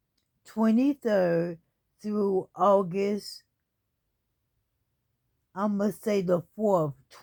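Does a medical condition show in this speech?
Yes: ALS.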